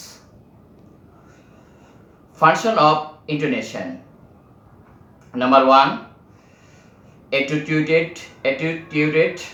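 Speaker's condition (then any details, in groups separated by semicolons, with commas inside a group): No condition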